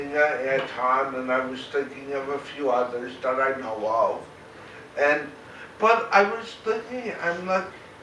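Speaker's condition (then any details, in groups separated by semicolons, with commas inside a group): Cerebral palsy; very mild form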